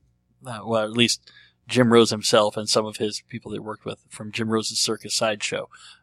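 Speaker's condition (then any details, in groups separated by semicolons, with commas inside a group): Cleft lip and palate; cleft lip and palate since birth, treated as a baby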